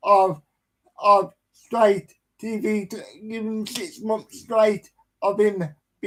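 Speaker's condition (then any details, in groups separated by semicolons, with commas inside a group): Cerebral palsy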